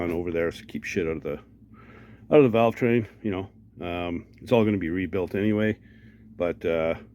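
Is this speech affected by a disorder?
No.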